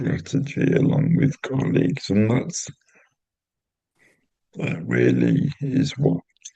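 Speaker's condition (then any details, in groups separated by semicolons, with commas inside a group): Cerebral palsy; intrathecal baclofen pump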